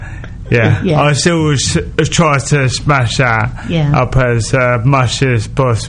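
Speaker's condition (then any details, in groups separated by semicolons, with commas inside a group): Motor neurone disease; progressive neurological disease; speech heavily impacted, slowed down, slurred around the edges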